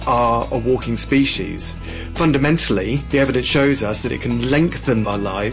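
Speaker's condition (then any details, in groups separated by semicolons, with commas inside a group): No condition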